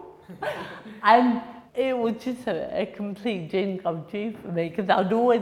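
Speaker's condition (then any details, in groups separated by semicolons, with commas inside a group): Cerebral palsy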